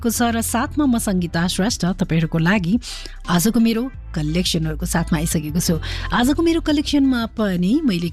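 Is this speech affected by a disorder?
No.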